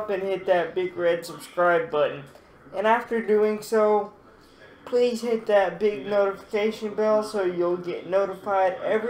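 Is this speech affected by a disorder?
Yes: cerebral palsy.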